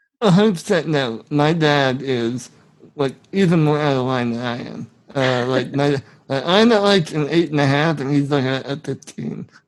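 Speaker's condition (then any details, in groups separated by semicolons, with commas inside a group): Spinal muscular atrophy; genetic, from birth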